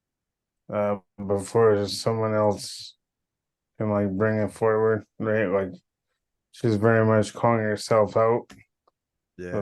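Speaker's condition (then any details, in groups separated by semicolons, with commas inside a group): Cerebral palsy; power wheelchair since childhood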